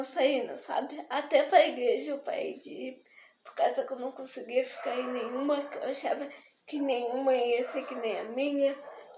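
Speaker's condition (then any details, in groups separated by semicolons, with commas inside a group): Spastic diplegic cerebral palsy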